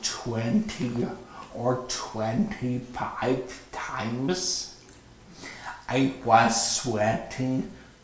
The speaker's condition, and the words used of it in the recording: Vocal cord paralysis. Second, I have a paralyzed vocal cord, which affects me to this day.